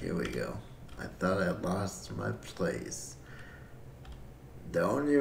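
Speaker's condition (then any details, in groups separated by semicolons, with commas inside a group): Cerebral palsy; breathing fine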